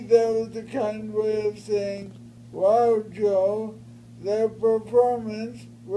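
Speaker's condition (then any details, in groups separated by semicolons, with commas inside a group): Brain injury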